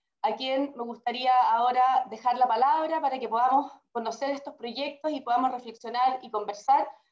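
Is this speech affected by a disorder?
No.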